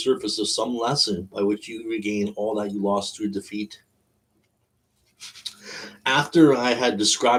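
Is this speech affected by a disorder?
No.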